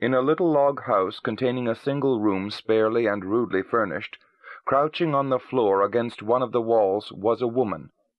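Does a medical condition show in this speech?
No.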